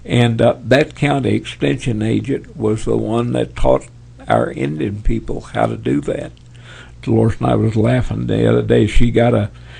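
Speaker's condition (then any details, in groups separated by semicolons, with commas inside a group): Parkinson's; tremors as early symptom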